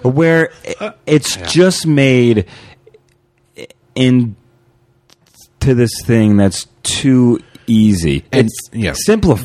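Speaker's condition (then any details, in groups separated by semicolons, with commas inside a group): Stuttering; past voluntary stuttering, disclosure and open stuttering, later trying to work on overt stuttering; still has hard time at times, earlier stuttered openly without modification tools; prolonged sounds, blocks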